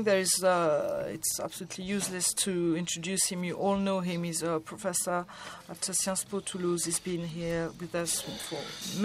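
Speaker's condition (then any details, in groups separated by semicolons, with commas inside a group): No condition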